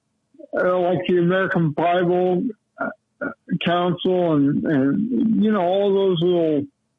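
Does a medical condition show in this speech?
Yes: cerebral palsy; lifelong.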